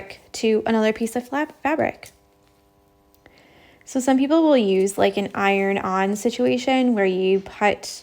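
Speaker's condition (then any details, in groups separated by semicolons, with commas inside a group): No condition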